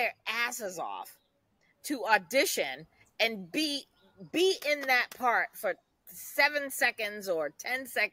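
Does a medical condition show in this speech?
No.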